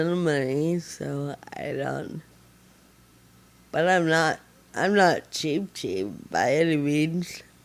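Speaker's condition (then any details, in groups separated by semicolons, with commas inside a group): Friedreich ataxia, severe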